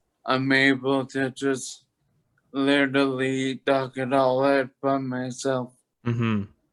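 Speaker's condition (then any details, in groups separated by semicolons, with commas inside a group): Toxic leukoencephalopathy, locked-in syndrome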